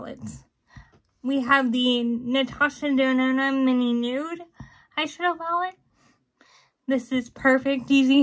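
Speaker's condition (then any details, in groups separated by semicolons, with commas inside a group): Cerebral palsy, spastic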